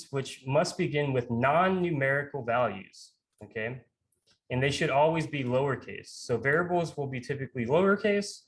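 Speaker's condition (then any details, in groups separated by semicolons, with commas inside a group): No condition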